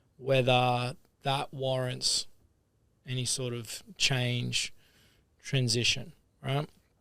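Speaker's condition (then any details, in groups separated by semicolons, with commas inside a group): No condition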